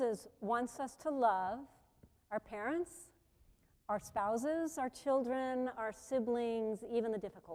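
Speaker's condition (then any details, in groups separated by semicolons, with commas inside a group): No condition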